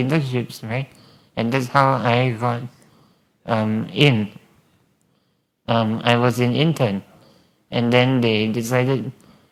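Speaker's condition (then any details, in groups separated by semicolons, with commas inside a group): Spinal muscular atrophy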